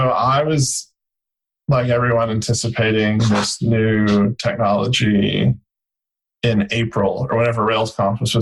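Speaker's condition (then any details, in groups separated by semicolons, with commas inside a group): No condition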